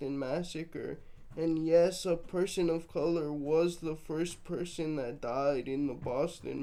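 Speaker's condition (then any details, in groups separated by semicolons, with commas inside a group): Cerebral palsy, mixed, mild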